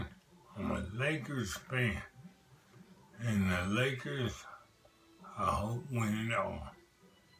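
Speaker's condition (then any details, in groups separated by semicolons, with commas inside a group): Multiple sclerosis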